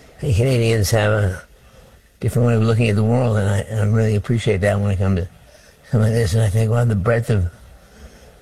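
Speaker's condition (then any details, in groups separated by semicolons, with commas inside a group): Parkinson's disease; diagnosed 35 years ago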